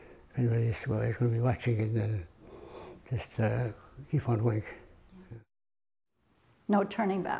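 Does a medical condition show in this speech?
Yes: Parkinson's; hard time talking.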